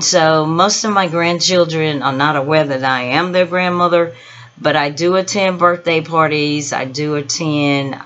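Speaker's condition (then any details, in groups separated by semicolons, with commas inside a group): No condition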